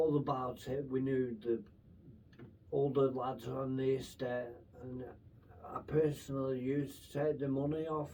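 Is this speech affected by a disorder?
Yes: brain infection with surgery.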